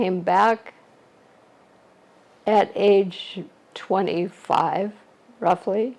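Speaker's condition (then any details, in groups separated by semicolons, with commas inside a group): ALS; shortly after diagnosis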